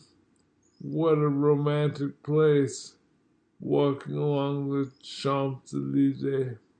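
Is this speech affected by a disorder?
Yes: multiple sclerosis.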